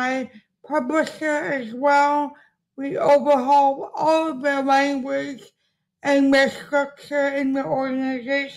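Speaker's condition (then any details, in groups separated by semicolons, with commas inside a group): Cerebral palsy; birth oxygen deprivation; speech affected, sounds like past stroke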